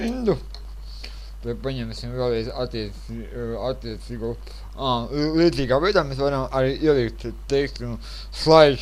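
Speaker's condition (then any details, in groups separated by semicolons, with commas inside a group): Cerebral palsy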